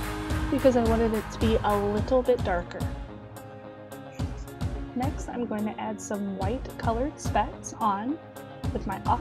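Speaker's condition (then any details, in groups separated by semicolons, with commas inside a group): No condition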